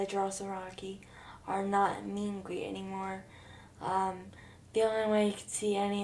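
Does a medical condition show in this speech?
Yes: cerebral palsy.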